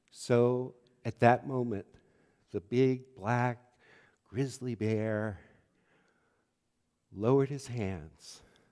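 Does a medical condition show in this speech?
No.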